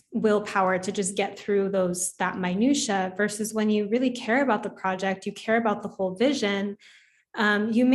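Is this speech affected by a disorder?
No.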